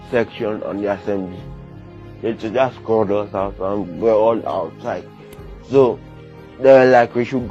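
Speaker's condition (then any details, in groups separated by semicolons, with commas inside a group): Cerebral palsy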